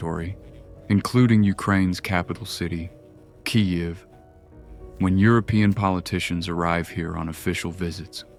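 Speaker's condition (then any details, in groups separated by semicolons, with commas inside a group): No condition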